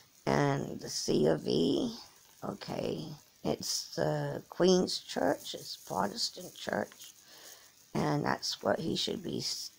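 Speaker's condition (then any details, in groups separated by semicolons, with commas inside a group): Cerebral palsy; from birth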